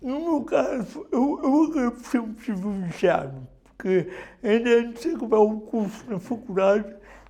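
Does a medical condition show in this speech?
Yes: cerebral palsy; not a disease.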